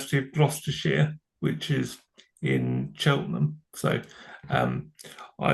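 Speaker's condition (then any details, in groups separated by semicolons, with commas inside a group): Cerebral palsy; from birth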